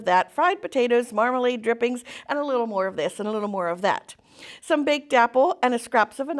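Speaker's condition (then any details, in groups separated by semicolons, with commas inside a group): No condition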